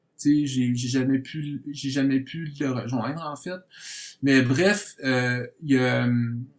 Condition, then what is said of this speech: Stuttering. Parce que je travaille beaucoup sur mon sur mon bégaiement en ce moment là